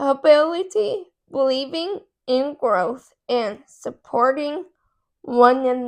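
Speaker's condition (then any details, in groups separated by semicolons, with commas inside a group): Cerebral palsy; affects muscles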